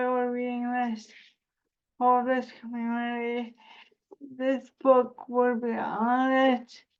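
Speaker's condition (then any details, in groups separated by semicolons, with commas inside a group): Cerebral palsy; spasticity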